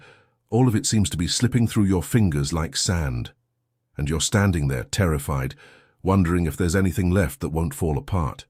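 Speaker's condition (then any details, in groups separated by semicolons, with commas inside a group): No condition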